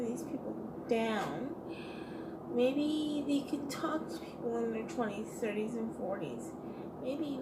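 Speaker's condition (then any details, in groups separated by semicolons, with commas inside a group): Cerebral palsy, triplegia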